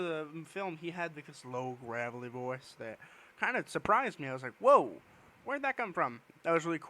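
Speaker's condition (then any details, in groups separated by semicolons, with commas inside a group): No condition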